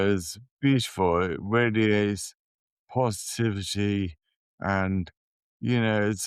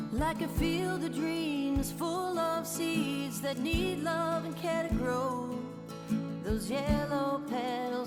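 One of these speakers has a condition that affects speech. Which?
The first: motor neurone disease; still walking, no wheelchair; slurred speech, dysarthria, increasing difficulty forming words.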